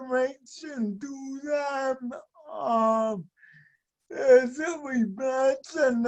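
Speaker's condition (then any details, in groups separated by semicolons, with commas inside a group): Speech and mobility impairment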